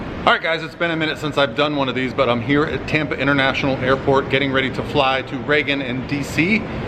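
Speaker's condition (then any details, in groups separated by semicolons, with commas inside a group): No condition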